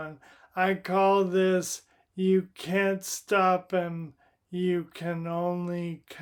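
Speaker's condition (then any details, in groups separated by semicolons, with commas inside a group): Primary lateral sclerosis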